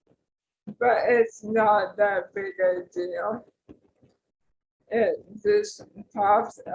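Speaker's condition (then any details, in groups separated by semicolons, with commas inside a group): ALS; tracheostomy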